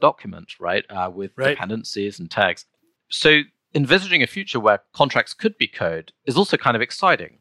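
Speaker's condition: No condition

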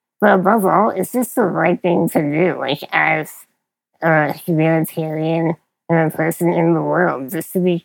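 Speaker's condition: Spinal muscular atrophy; needs help with all physical activities, use of only a couple fingers, power wheelchair, Dragon NaturallySpeaking

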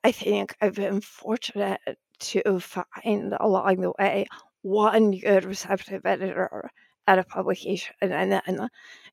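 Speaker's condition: Spasmodic dysphonia; likened to NPR host Diane Rehm

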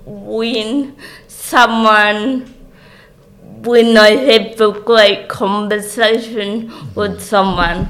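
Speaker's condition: Cerebral palsy; speech obviously affected

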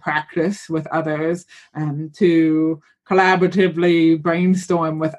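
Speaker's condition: Hearing loss with cochlear implant; lifelong hearing loss, cochlear implant left ear, hearing aid right ear

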